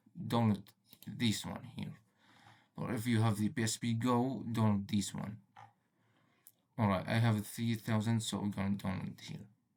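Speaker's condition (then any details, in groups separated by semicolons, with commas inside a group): No condition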